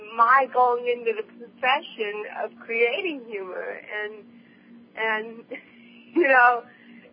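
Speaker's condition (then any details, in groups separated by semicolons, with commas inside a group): Cerebral palsy; present from birth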